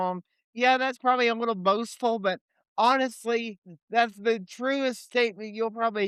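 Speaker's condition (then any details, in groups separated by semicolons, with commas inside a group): Cerebral palsy; limited mobility, legs; age 28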